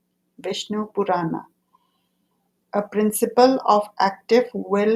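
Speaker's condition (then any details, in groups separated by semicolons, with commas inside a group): No condition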